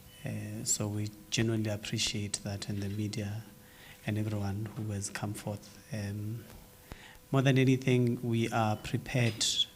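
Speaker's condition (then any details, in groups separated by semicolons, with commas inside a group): No condition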